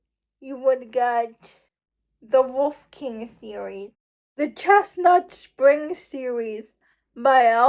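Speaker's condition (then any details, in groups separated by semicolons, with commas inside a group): Cerebral palsy; uses wheelchair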